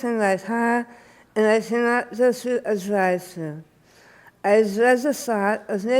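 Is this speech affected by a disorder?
Yes: tongue and floor-of-mouth cancer; stage 3 tongue, mouth-floor cancer, surgery, neck dissection, tracheostomy, radiation bone death; survivor; voice often not understood by machines, worse when stressed.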